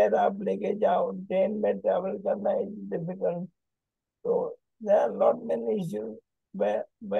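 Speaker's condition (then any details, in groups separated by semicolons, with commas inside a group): ALS; onset right index finger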